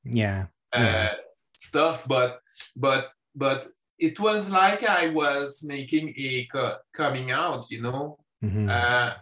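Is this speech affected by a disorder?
Yes: stuttering; lifelong stutter; openly stutters, no longer hides it, gives speeches in schools and media; formerly hid stuttering, media interviews difficult and anxiety-provoking; here repeated sounds, repeated words, prolonged sounds.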